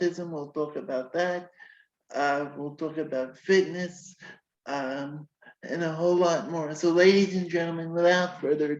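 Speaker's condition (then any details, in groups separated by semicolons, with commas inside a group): Cerebral palsy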